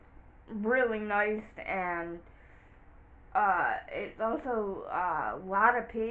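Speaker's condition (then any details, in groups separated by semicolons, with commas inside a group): Cerebral palsy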